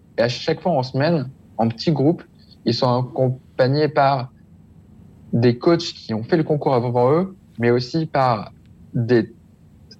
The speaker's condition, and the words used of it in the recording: Stuttering. Ça, ça, veut, dire que, que je suis bègue, mais je peux rien y faire.